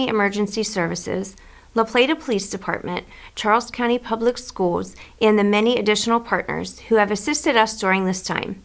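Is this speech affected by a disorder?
No.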